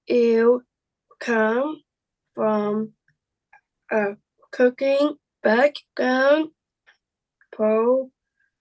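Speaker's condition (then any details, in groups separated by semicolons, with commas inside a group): Down syndrome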